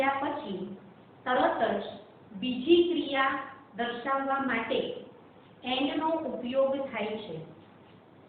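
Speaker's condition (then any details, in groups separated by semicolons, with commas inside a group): No condition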